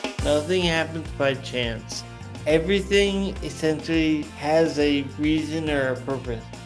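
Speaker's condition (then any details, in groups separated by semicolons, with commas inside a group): Traumatic brain injury; slurred speech, sometimes difficulty communicating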